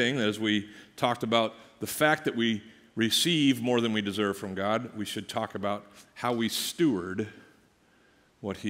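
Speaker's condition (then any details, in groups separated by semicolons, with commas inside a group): No condition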